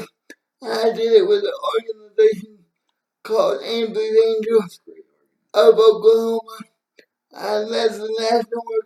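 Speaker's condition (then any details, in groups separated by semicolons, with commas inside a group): Cerebral palsy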